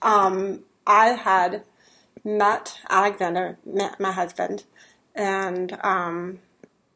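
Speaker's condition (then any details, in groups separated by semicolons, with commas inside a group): Deafness; deafness diagnosed at age 3, residual low-frequency hearing, hears men's voices better than women's; hearing aids that help, lip reads, sign language; raised oral, 11 years of speech therapy, practiced mouth and tongue movement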